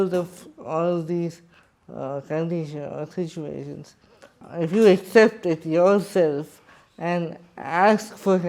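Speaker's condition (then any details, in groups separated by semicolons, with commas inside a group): Cerebral palsy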